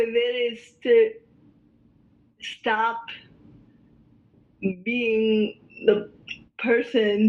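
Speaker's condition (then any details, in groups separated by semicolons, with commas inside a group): Cerebral palsy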